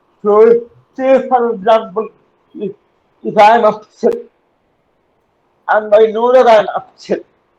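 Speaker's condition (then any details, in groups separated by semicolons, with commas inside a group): Cerebral palsy; uses wheelchair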